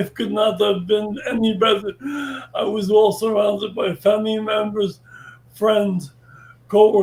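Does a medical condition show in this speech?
Yes: brain injury; once one word per breath, relearned breathing, speech improved.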